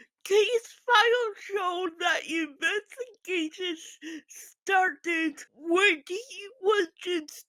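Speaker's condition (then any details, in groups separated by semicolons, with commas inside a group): Physical speech impairment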